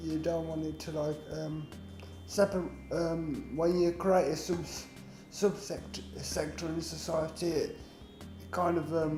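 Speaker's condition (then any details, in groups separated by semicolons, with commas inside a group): Quadriplegic cerebral palsy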